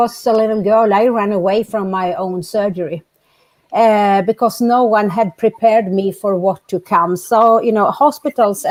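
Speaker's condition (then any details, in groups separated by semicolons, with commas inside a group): No condition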